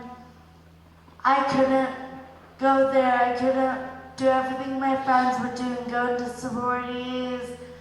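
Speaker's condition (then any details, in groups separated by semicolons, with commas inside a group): Speech and balance impairment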